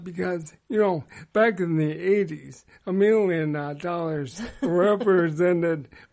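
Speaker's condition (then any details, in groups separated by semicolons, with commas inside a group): ALS; progressive motor neuron disease, slower progression than most; over 12 years since diagnosis, worsening daily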